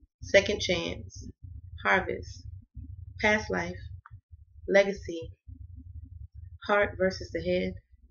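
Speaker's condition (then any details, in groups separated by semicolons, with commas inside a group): No condition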